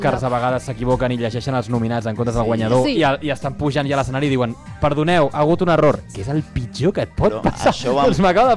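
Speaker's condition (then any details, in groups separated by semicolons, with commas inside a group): No condition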